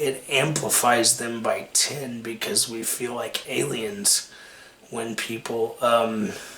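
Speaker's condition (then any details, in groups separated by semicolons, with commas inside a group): Cerebral palsy; takes medication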